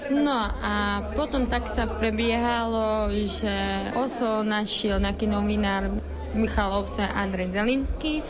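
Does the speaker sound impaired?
Yes: deafness; born hearing, near-total hearing loss in early childhood, caused by medicines given as treatment; reads lips, sometimes uses hearing aid.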